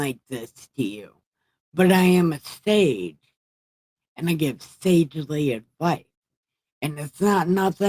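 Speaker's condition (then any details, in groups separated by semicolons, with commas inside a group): Brain injury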